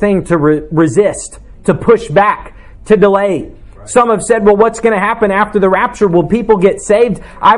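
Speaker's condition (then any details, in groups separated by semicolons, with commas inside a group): No condition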